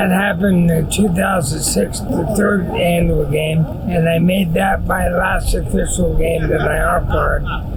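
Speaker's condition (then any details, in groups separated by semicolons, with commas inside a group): ALS; 7 years after onset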